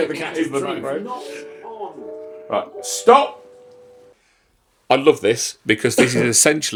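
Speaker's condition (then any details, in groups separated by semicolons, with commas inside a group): No condition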